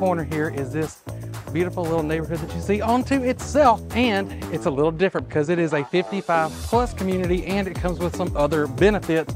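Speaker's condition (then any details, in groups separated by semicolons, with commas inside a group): No condition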